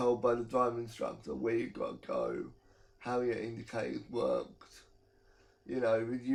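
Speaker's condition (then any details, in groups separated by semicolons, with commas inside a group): Cerebral palsy; quadriplegia, use of one hand, wheelchair user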